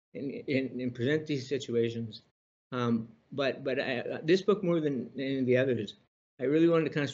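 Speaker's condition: Parkinson's disease; relearned walking

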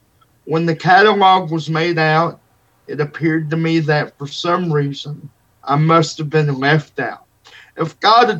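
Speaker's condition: Cerebral palsy; wheelchair user

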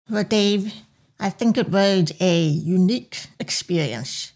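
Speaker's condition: Profound hearing loss; still wears hearing aids

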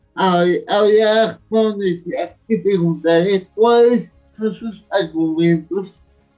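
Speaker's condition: Cerebral palsy; near death as newborn

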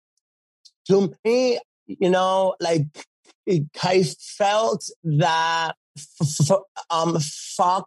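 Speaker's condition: Stutter; fluent when singing; stutter goes away when singing; prolonged sounds, blocks

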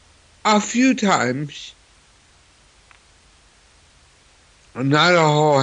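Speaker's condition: Cerebral palsy; others sometimes ask why speech sounds funny or different, host hears New York accent, no typical CP voice

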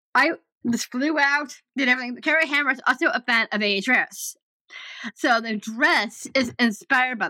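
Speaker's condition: Down syndrome; developmental disability

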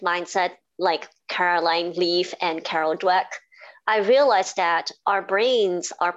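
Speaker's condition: Cleft palate and cleft lip; congenital, diagnosed as a baby, roof of mouth split into two, speech therapy as a teenager; formerly very difficult to speak properly, teachers could not hear speech in class, now clear

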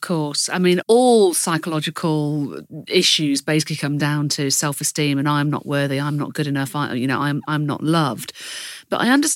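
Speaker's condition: No condition

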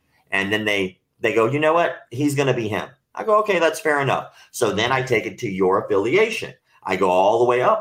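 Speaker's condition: Cleft palate; congenital

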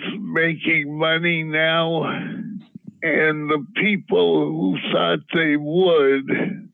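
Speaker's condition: Parkinson's disease

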